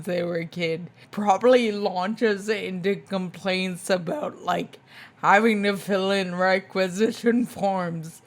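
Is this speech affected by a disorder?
Yes: spinocerebellar ataxia type 2, SCA2; tongue.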